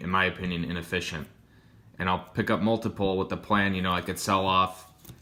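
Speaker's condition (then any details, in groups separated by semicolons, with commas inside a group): No condition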